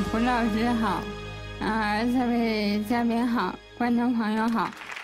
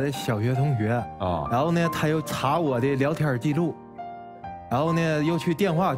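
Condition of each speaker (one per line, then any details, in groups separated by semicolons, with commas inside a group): ALS
No condition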